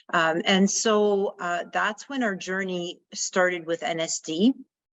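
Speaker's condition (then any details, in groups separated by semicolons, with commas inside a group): No condition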